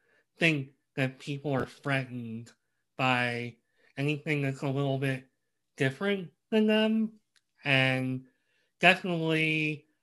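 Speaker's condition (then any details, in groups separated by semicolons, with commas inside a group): Cleft lip and palate; present from birth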